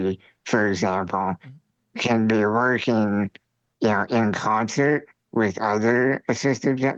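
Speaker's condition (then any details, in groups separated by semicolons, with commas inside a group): Spinal muscular atrophy; chronic joint atrophy, wheelchair user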